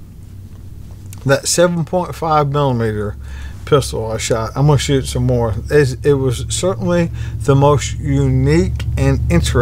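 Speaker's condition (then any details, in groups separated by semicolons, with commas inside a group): ALS; bulbar-upper onset, tongue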